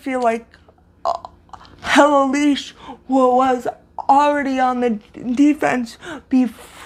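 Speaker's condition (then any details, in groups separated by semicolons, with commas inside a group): Cerebral palsy, severe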